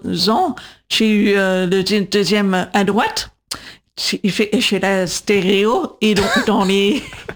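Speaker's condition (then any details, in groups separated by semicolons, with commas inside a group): Congenital deafness, profound, from congenital CMV; congenital cytomegalovirus, diagnosed at 18 months, severe then profound at 8, implants left 8.5, right 20-22; atypical voice, speech recognition struggles to understand, 20 years speech therapy, LPC coder in class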